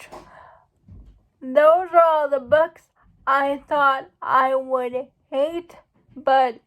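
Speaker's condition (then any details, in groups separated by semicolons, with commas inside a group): Cerebral palsy; uses wheelchair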